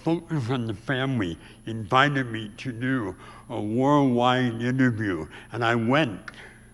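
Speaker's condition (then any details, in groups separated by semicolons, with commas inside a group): Severe speech impediment; from early childhood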